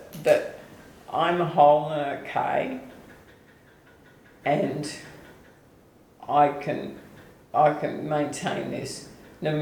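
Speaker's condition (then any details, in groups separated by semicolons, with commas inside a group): ALS/MND; onset foot drop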